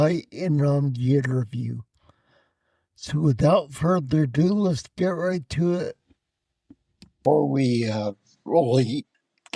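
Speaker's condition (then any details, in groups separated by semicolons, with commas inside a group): Spinocerebellar ataxia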